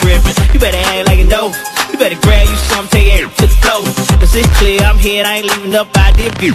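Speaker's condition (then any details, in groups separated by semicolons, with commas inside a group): No condition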